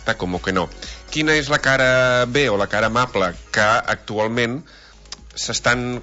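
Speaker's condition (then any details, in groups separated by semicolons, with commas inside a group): No condition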